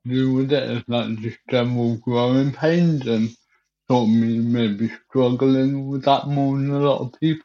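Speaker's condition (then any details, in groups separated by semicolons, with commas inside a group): Cerebral palsy; wheelchair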